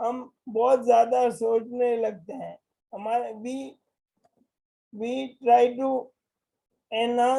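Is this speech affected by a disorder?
Yes: motor neurone disease; voice strong and loud.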